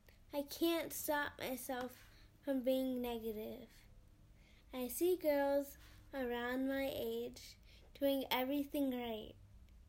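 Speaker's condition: Cerebral palsy; yoga and dance difficult

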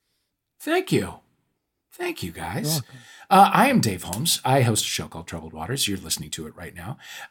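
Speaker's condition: No condition

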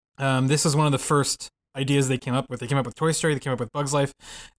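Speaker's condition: No condition

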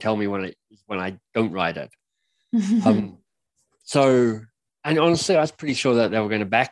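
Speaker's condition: Cleft lip and palate; surgery as a child

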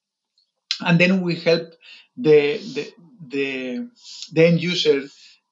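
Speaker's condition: Stuttering; stuttering since age 5, chronic and lifelong, many speech and language therapists over the years; about 2 to 5 years of daily practice talking to 200 people, controlled stuttering technique; could not say own name properly until late 20s, now uses a trained speaking style; repeated sounds, prolonged sounds, blocks

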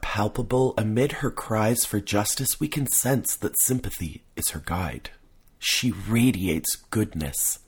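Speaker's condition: No condition

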